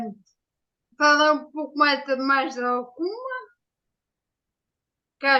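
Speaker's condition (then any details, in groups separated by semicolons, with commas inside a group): Ataxia after brain injury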